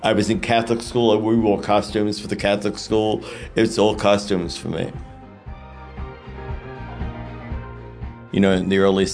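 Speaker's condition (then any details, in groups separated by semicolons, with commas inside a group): No condition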